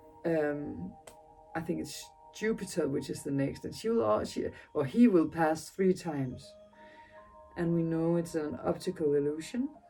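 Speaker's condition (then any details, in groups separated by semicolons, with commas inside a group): No condition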